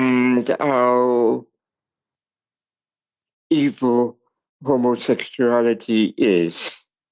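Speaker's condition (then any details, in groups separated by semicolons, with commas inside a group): Cerebral palsy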